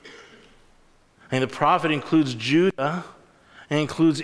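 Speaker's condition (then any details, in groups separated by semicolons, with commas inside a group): No condition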